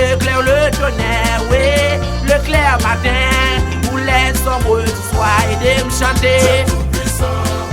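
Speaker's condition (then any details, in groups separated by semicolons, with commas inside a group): No condition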